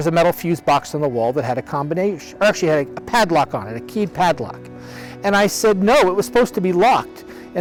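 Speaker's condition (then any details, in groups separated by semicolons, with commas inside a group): No condition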